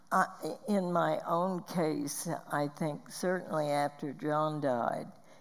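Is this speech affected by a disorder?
Yes: spasmodic dysphonia.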